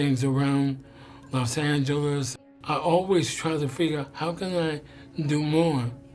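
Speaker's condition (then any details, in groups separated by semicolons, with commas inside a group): ALS; slurred speech early sign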